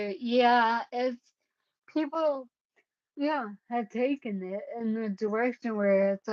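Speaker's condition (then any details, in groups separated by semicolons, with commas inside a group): Cerebellar ataxia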